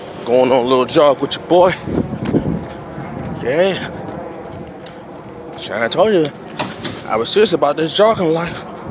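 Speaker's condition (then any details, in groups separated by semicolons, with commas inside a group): No condition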